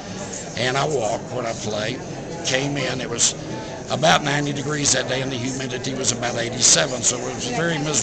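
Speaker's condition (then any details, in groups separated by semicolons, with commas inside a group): No condition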